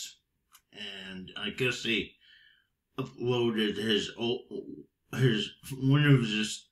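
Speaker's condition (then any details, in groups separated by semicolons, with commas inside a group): Cerebral palsy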